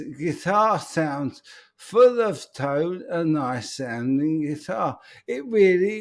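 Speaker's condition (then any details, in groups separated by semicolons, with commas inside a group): ALS; speech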